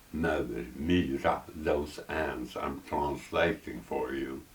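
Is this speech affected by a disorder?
Yes: tongue cancer, partial tongue removal; partial tongue removal surgery.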